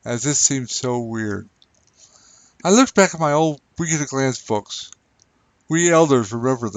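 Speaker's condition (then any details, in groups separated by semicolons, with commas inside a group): Brain injury; injured as young college student; 43 years since injury; severe dysarthria, slow speech earlier, now much improved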